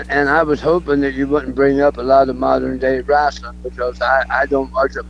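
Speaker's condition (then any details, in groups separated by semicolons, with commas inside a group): Throat cancer; quit podcasts over it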